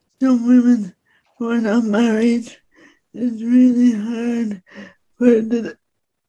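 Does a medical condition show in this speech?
Yes: speech impediment; disabled.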